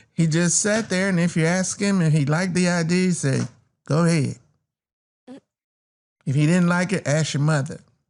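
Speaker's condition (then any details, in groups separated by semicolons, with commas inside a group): No condition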